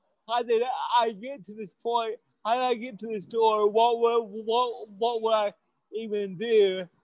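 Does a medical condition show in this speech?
Yes: stuttering; stutter since at least college years, once severe, stuttered every word of first talk at OU campus ministry; stutters less than in earlier years; milder now, still stutters; here repeated sounds.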